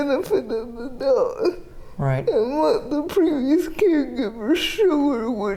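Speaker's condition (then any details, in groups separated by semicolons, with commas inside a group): Cerebral palsy, severe; athetoid quadriplegia, arms, legs and trunk, hip surgeries; GMFCS level 4, power wheelchair, walks short distances assisted; speech may be hard to understand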